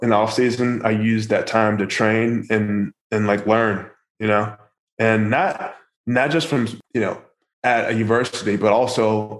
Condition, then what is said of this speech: Stuttering. Some people are gifted in like speaking. I'm not. I have a horrible stutter.